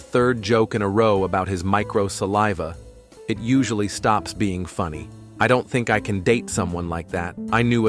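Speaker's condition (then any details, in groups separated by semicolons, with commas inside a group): No condition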